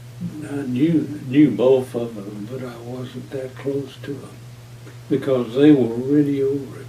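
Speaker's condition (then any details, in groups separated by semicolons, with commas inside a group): Parkinson's disease; about two years since onset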